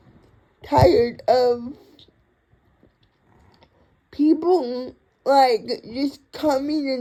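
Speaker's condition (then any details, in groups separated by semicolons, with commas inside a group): Cerebral palsy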